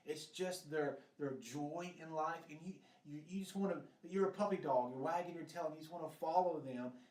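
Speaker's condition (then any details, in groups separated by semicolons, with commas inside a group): No condition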